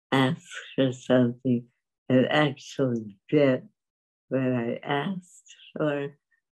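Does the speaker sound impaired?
Yes: dystonia; dystonia from age 20, affects walking and speech, right leg kicked left ankle, no cure; several decades since onset, symptoms constant, speaking again after 40 years mute; speech loss began after UCLA, typed needs on typewriter, symptoms when speaking.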